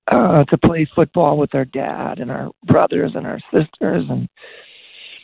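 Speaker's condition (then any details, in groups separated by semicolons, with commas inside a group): Voice disorder; progressive voice disorder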